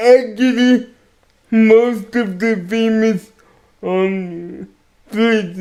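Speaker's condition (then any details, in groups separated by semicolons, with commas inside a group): Cerebral palsy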